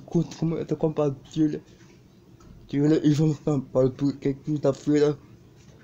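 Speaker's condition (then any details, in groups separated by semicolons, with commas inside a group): Cerebral palsy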